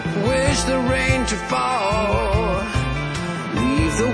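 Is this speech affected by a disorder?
No.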